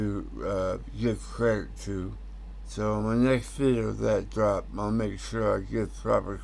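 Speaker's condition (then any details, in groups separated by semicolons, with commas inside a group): Tongue cancer; tongue tumor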